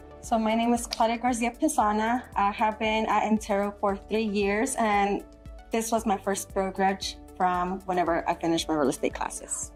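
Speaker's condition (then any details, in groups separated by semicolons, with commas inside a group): No condition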